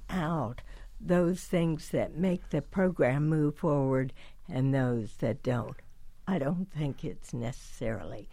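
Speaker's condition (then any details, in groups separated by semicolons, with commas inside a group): Spasmodic dysphonia; neurological, basal ganglia signals vocal cords to clamp down inappropriately, onset about age 50; still receiving periodic botulinum toxin injections into vocal cords; voice previously lost, voice not smooth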